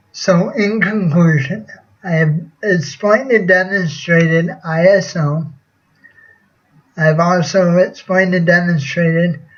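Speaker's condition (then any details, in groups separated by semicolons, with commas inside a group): Cerebral palsy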